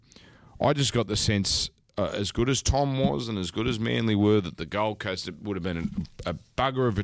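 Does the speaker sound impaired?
No.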